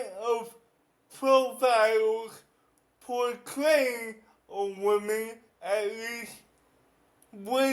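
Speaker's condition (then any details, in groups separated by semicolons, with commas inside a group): Cerebral palsy; affects whole body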